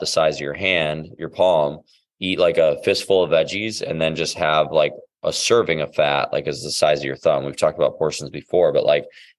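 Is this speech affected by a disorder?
No.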